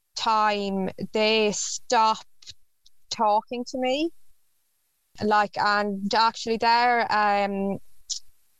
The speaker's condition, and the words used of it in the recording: Stuttering. Yeah, like, today now, I did have actually a good day, you know, with this speech, but tomorrow I wouldn't be able to speak a word